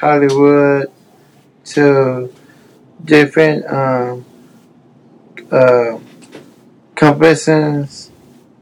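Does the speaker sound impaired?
Yes: Down syndrome; hesitant, finds talking without a microphone difficult, auditioned to check could speak well enough.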